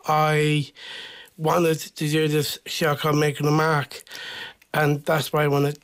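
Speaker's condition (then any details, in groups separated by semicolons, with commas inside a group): Down syndrome; then speech and drama training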